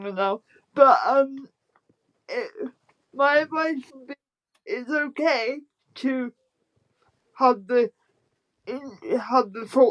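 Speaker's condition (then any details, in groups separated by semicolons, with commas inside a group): Spastic quadriplegic cerebral palsy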